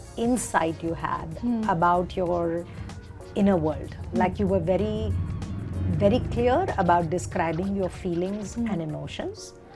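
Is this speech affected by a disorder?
No.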